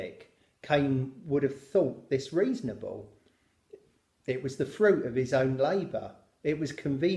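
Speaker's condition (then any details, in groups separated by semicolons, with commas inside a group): No condition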